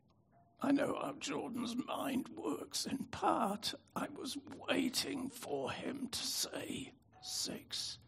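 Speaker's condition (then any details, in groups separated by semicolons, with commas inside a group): Spasmodic dystonia; brain disorder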